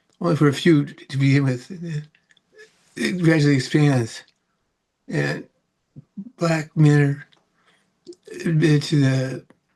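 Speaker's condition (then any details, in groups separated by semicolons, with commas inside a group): Parkinson's; about 18 years since onset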